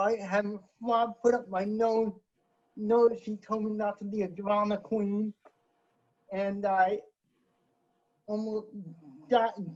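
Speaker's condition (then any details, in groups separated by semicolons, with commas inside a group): Cerebral palsy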